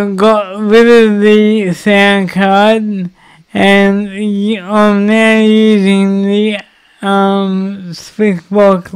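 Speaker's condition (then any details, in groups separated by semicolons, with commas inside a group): Cerebral palsy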